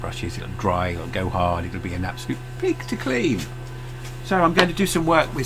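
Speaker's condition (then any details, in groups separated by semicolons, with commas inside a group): No condition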